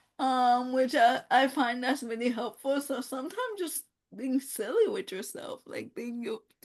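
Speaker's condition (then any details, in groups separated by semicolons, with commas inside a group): Cerebral palsy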